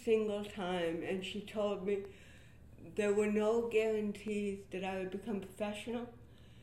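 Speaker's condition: Cerebral palsy; athetoid type, born 3 months premature after mother's fall, diagnosed at 18 months at UCLA; visible involuntary athetoid movement

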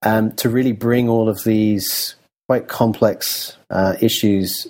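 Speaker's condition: No condition

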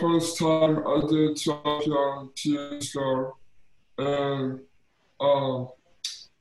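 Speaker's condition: Down syndrome

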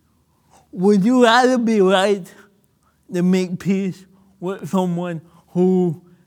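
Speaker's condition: Cerebral palsy; more difficult when nervous

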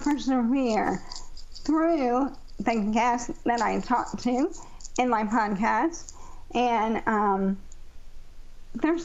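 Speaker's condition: ALS; used amplifier much of the time to be heard

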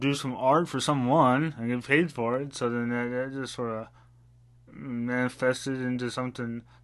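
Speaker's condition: Rapid onset dystonia-parkinsonism; affects speech, balance and dexterity, Parkinson-like characteristics

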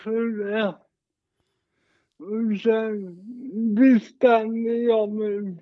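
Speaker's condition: Cerebral palsy, mild

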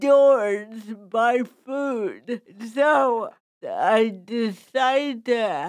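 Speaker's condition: Cerebral palsy with speech impediment; speaks and moves strangely

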